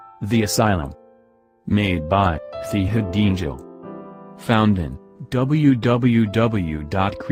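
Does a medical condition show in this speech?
No.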